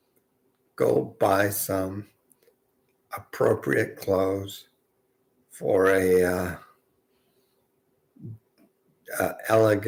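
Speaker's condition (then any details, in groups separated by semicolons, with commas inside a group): Multiple sclerosis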